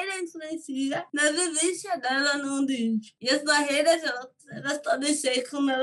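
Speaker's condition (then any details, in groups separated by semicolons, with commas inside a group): Cerebral palsy; from birth, motor sequelae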